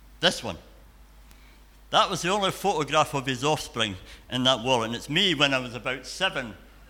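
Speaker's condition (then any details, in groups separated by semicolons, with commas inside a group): Cleft palate and cleft lip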